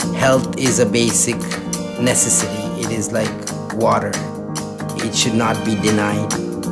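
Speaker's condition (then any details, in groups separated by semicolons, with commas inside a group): No condition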